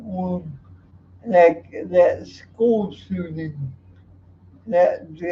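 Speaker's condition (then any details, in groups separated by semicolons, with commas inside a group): Cerebral palsy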